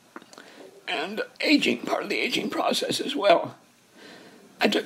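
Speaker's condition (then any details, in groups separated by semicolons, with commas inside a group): Dysphonia; dysphonia from prolonged voice misuse over half a century, genetics and aging; age 82, took steroids to finish last 30 songs of 20th century project; voice lost during project, about 60% of former, much singing extremely not so hot, cartoon voice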